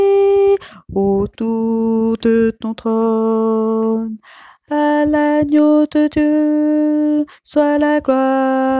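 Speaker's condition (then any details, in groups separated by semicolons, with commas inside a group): No condition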